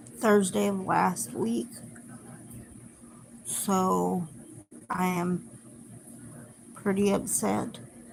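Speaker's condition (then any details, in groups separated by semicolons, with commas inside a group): Cerebral palsy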